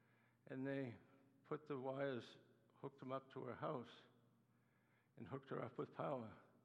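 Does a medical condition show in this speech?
Yes: Parkinson's disease; Parkinson's with acute demyelinating neuropathy.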